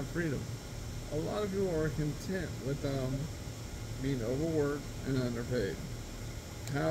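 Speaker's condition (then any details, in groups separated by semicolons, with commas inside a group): Traumatic brain injury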